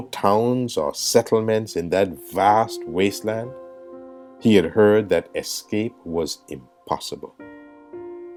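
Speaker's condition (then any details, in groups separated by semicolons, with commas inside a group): No condition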